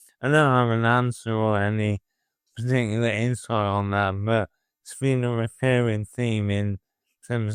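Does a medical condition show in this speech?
Yes: motor neuron disease.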